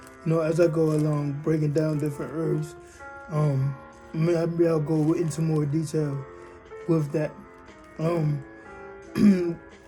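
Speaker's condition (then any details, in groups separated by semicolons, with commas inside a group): Cerebral palsy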